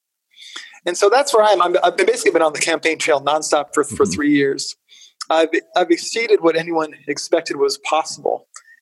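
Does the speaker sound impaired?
No.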